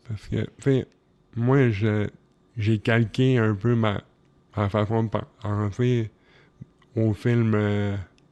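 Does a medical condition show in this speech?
Yes: cerebral palsy.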